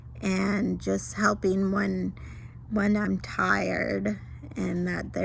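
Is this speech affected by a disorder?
Yes: mild cerebral palsy; mild form from birth.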